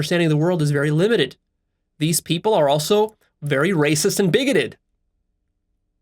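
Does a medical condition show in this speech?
No.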